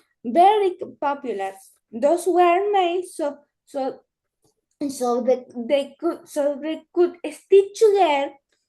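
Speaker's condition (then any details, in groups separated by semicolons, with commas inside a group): Cerebral palsy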